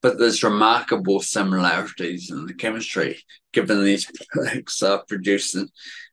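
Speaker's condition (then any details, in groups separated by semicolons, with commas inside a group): Cerebellar atrophy; said to be genetic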